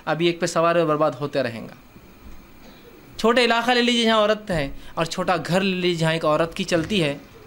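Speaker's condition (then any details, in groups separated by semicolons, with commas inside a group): No condition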